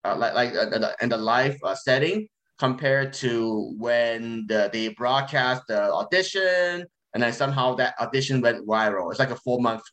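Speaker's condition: No condition

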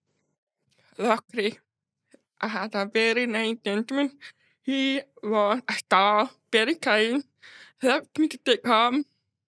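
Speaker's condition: Deafness; hearing loss

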